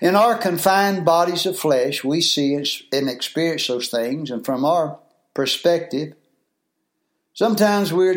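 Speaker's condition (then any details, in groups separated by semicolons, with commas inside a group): No condition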